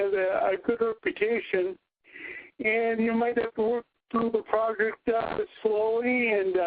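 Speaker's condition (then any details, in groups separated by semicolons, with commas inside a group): Cerebral palsy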